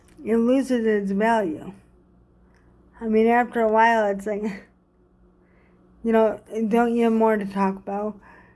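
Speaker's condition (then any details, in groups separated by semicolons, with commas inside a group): Cerebral palsy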